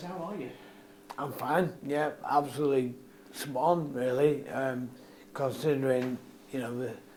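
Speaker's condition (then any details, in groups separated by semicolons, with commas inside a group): Motor neurone disease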